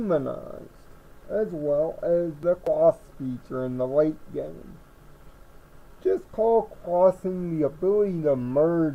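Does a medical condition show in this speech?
Yes: cerebral palsy.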